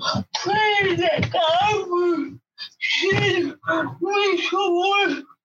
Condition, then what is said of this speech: Cerebral palsy. So you just say, I need an interpreter because I have a speech impediment, and they just...